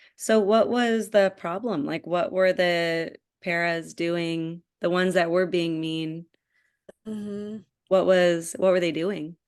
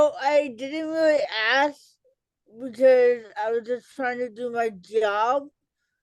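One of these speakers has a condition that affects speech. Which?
The second: cerebral palsy; speech delay in childhood, speech services.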